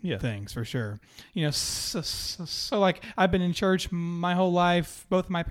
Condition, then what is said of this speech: Stuttering. I think it's gotten progressively better since in the last couple of years.